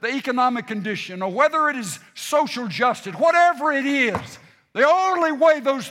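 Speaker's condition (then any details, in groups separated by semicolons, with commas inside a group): No condition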